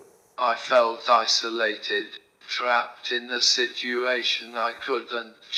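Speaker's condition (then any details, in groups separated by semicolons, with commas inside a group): Motor neurone disease; right hand onset, spread to arms, legs, foot drop; 10 years, slow progression, wheelchair, ventilator, drug trial; speech and breathing affected, cannot breathe unaided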